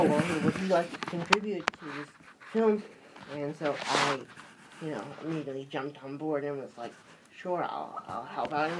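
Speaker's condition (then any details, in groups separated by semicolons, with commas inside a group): Cerebral palsy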